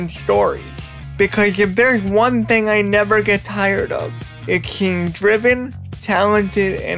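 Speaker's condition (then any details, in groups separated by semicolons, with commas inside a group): Cerebral palsy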